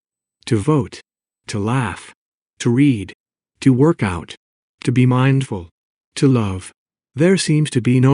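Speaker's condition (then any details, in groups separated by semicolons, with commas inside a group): No condition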